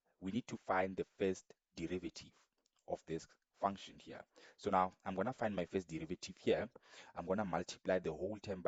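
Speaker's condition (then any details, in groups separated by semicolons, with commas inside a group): No condition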